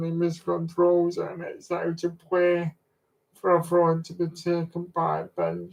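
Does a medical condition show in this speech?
Yes: cerebral palsy.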